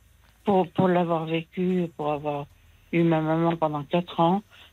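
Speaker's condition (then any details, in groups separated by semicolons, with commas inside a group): Parkinson's disease; onset age 53 with fine thumb-index tremor, deep brain stimulation electrodes, rechargeable stimulator box above chest; ill 20 years, surgery nearly 10 years ago, few tremors, walking difficulty, arthritis, disabled 18 months; some difficulty speaking, host offers help and explains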